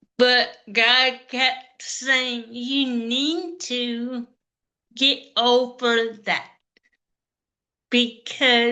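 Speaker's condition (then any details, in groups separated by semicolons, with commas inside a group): Cerebral palsy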